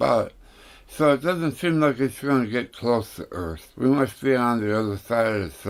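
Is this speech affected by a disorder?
Yes: tongue cancer; tongue tumor.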